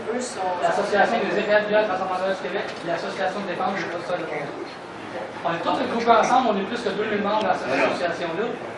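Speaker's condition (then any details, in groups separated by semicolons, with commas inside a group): No condition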